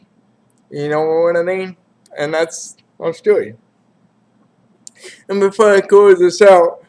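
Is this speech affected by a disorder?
Yes: cerebral palsy.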